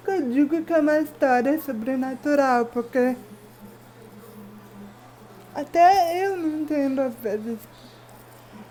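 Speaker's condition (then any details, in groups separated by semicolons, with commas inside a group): Cerebral palsy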